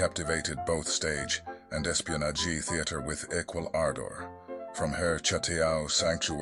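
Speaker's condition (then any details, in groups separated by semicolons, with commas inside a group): No condition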